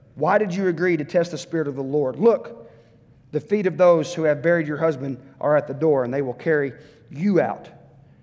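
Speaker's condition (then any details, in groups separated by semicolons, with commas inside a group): No condition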